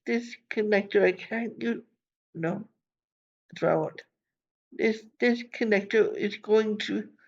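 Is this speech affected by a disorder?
Yes: cerebral palsy; from birth.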